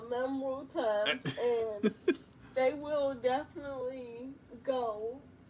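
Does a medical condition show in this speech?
Yes: quadriplegic cerebral palsy.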